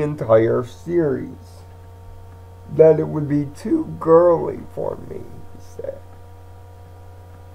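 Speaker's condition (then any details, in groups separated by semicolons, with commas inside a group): Cerebral palsy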